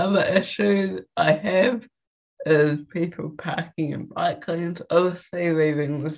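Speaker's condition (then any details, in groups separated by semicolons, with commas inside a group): Cerebral palsy; walks, no wheelchair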